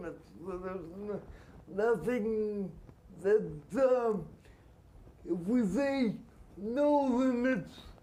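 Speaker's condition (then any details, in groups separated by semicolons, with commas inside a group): Spastic quadriplegia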